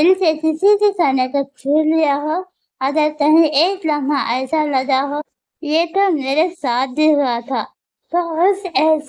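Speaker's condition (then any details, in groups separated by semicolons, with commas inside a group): Muscular dystrophy; wheelchair user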